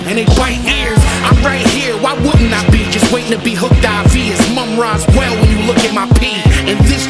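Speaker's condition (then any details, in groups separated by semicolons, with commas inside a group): No condition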